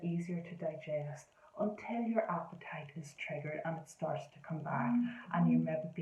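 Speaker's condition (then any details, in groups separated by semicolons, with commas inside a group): No condition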